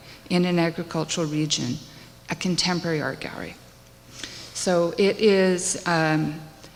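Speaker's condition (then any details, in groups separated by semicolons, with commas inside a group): No condition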